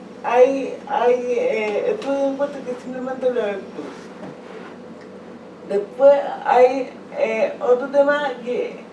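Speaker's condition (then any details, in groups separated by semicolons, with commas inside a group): Cerebral palsy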